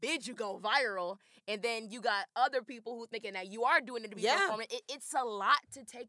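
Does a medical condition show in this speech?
No.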